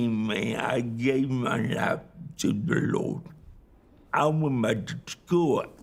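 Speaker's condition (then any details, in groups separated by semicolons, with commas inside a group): Cerebral palsy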